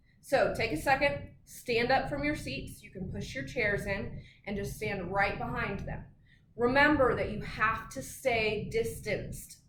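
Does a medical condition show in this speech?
No.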